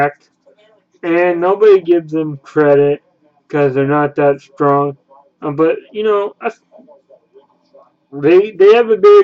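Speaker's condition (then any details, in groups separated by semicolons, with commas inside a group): Cerebral palsy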